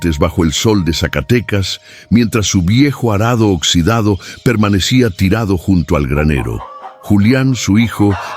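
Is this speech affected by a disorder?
No.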